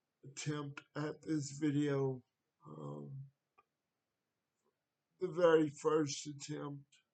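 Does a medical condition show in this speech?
Yes: cerebral palsy.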